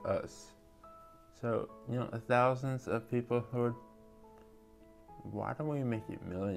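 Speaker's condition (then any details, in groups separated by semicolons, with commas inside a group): Traumatic brain injury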